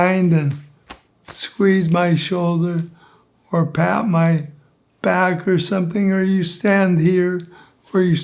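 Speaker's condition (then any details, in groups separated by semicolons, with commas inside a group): ALS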